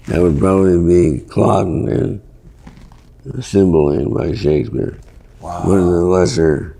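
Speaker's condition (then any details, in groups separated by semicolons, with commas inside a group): Parkinson's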